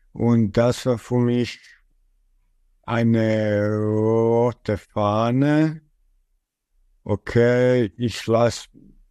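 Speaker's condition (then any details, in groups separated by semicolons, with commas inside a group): Stuttering; onset at age five, about 32 years; blocks with muscle tension, monitors tension to catch blocks early, phone calls once impossible; prolonged sounds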